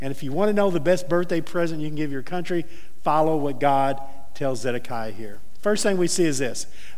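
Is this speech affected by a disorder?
No.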